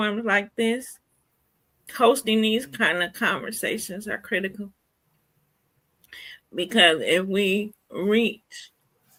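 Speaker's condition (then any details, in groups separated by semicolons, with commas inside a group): Cerebral palsy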